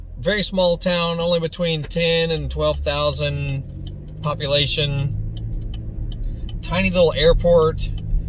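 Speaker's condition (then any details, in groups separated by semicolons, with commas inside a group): No condition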